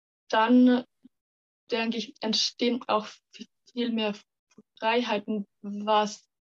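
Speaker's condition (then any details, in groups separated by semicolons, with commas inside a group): Stuttering; part-word and word repetitions, we wegzulaufen; repeated sounds, prolonged sounds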